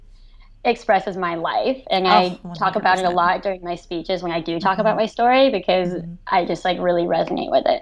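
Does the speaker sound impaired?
Yes: cleft lip and palate, severe.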